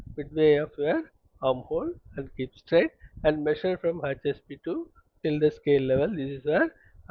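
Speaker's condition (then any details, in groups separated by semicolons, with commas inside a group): No condition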